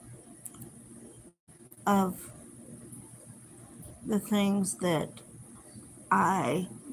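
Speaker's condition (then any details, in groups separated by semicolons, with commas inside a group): Cerebral palsy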